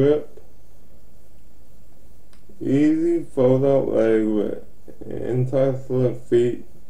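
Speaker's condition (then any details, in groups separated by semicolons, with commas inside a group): Ataxic cerebral palsy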